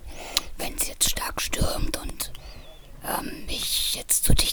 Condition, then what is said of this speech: Throat cancer. Meine Einschränkungen sind, wie man es ja leider hört, mit den Stimmbändern durch die Bestrahlung und die Vernarbungen.